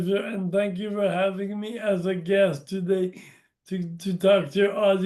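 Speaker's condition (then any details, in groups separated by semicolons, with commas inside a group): Brain injury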